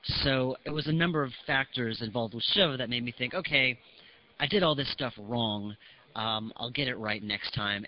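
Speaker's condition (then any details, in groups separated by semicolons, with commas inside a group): No condition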